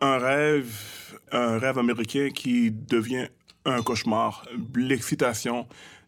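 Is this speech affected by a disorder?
Yes: stuttering; childhood-onset stuttering, thought autistic as young child, spoke Creole, English and French mixed, fluent when rapping since teens; stuttering noticeable during this interview, as he points out himself, audible repetitions; stutters in conversation, strings syllables together very fast without stopping or tripping; here prolonged sounds.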